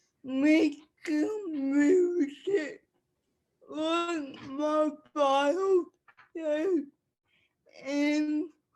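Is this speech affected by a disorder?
Yes: cerebral palsy; speech affected.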